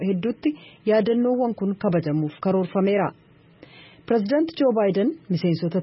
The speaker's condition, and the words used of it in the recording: None; typical speech.